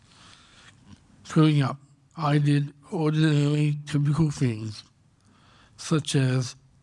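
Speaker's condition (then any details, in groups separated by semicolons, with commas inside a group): Down syndrome; congenital, diagnosed at birth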